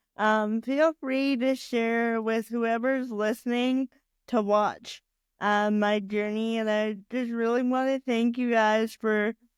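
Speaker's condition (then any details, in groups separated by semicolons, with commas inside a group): Cerebral palsy; diagnosed around one year, has had surgery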